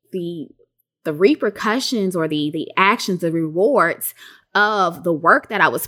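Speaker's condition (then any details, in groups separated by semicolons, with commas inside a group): No condition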